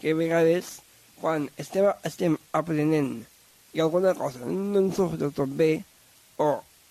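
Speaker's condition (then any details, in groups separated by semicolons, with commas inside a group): Down syndrome; extra chromosome, different learning pace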